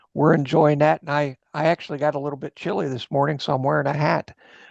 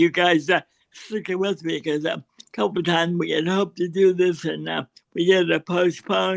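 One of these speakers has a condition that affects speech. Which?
The second: cerebral palsy; spasticity, leans right, since childhood; wheelchair user after spinal cord surgery about five years ago.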